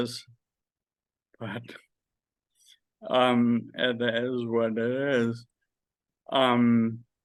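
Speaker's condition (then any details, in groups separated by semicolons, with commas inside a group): Friedreich's ataxia; does voice exercises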